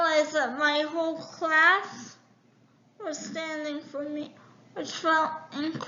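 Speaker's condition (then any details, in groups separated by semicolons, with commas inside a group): Cerebral palsy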